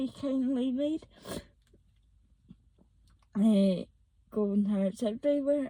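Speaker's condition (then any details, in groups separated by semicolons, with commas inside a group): Cerebral palsy, mixed, moderate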